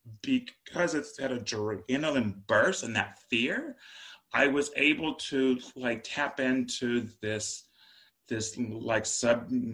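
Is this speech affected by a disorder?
Yes: stutter; stutter since childhood, bad at ages six to nine; still has a stutter; here repeated sounds, repeated words.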